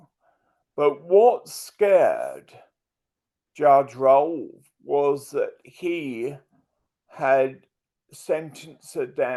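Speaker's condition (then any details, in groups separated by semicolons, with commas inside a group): Multiple sclerosis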